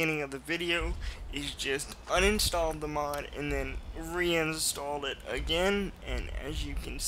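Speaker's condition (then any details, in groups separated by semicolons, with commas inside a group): Cerebral palsy, mild; speech sometimes affected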